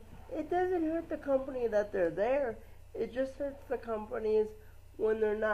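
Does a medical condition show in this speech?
Yes: cerebral palsy; lifelong, wheelchair user.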